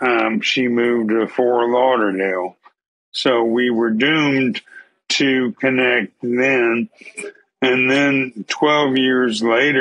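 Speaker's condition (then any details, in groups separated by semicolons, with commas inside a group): ALS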